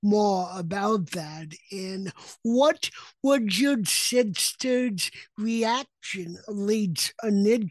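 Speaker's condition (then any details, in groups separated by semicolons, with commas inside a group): Cerebral palsy; self-described chatterbox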